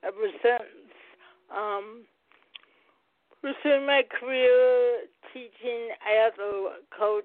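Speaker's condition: Cerebral palsy, mild

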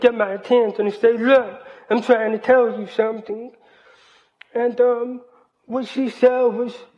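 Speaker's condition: Hearing loss, cochlear implant; speech therapy

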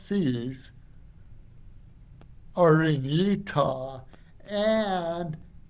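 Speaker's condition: Cerebral palsy; from birth, resource and special ed in elementary school, childhood bike riding and teen hiking limited

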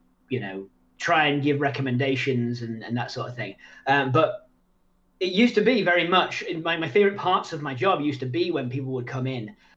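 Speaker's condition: No condition

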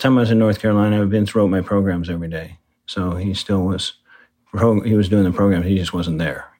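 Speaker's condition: Parkinson's disease; confirmed by second opinion

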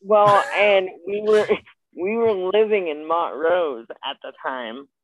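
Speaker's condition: Spastic quadriplegic cerebral palsy; brain-body communication misfire, uses wheelchair, not paralysis, full body sensation

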